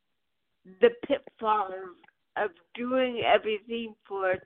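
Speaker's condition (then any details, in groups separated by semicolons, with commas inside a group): Cerebral palsy; birth onset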